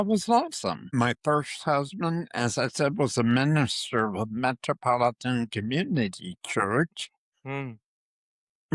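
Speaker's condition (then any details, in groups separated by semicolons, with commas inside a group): Parkinson's disease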